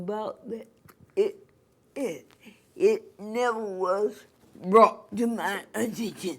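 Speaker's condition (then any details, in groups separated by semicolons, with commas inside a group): Cerebral palsy; voice sounds different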